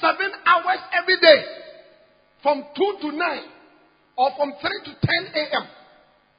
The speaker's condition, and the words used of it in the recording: None; typical speech.